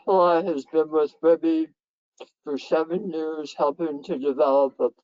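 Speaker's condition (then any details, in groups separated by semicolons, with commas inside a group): Head and neck cancer; severe swallowing disorder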